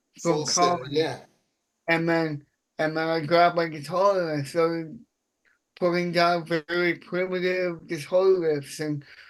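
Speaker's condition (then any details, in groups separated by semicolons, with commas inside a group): Cerebral palsy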